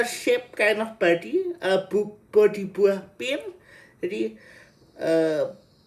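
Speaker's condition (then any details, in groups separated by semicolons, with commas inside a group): Cerebral palsy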